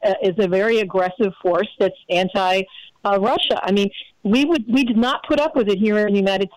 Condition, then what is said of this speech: None; typical speech.